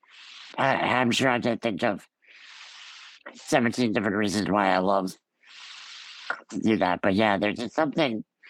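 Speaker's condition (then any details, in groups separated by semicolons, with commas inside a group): Ullrich congenital muscular dystrophy; stopped breathing 2 minutes six weeks later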